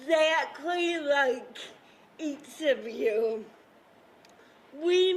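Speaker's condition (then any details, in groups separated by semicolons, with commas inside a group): Cerebral palsy; visibly different body movements; voice with a CP accent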